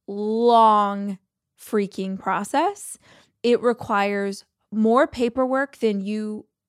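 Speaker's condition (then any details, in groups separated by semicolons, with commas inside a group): No condition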